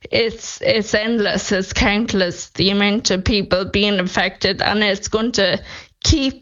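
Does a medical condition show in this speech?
Yes: Friedreich's ataxia; diagnosed at age 12, progressive neurological decline, about 16 years since diagnosis; age 28, losing mobility, neurologically declining monthly, no treatment available; speech deteriorating, voice expected to be lost, voice banked over hours, synthetic voice app on phone.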